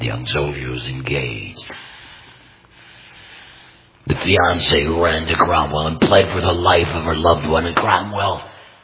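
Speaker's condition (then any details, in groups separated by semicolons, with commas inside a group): Total laryngectomy; may cough while speaking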